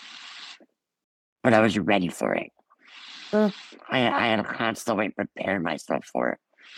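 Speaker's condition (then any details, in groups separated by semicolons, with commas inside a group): Ullrich congenital muscular dystrophy; from birth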